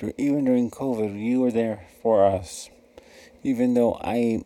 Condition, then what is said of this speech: Cerebral palsy. Not only OT, but also, I never had to have this, but speech therapy.